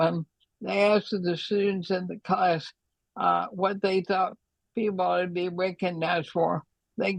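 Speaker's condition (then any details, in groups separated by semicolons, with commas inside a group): ALS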